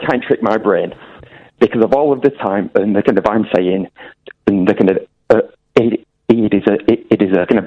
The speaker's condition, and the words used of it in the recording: Stuttering. Anything, he's getting angry and the stutter's gone.